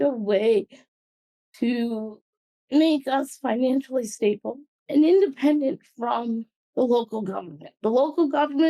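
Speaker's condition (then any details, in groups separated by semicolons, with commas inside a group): Cerebral palsy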